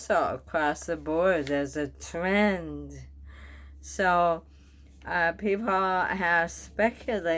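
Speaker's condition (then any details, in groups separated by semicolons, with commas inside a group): Bulbar onset ALS; recently diagnosed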